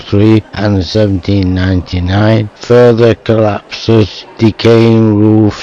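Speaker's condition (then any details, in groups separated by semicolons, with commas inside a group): Motor neuron disease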